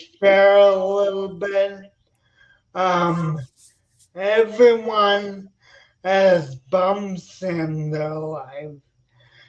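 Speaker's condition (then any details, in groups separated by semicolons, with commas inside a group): Spinocerebellar ataxia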